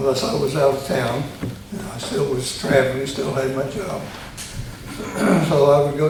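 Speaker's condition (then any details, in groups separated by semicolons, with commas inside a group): Tongue cancer surgery; both sides of tongue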